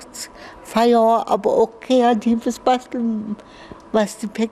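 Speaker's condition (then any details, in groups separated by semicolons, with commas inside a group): Infantile cerebral palsy; spastic, brain damage since birth, muscle cramps, limitations in all areas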